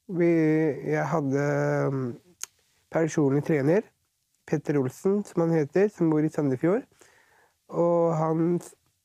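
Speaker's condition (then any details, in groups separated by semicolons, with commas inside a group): Down syndrome; present since birth; age 43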